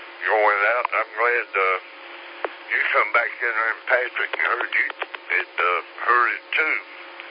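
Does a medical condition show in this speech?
Yes: slurred speech; takes 17 different medications.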